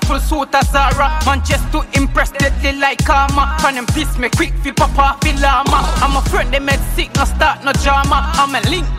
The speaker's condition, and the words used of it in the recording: No condition.